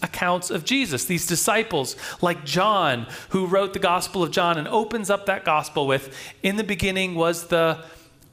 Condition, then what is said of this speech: None; typical speech.